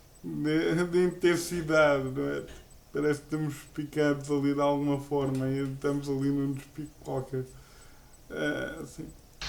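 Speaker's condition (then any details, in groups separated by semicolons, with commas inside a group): Cerebral palsy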